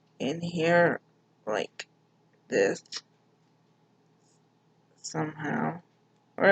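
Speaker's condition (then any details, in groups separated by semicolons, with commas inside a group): Cerebral palsy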